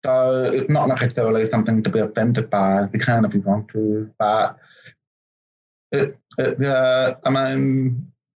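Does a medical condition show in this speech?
Yes: profound deafness; congenital, born deaf.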